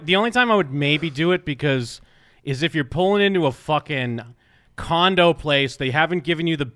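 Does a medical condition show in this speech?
No.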